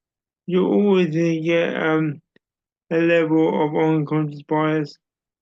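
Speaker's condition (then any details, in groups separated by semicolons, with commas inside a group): Cerebral palsy; audible speech impairment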